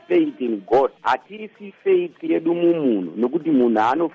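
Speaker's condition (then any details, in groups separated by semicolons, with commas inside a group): No condition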